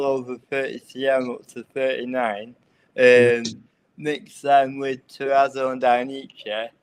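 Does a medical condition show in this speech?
Yes: cerebral palsy.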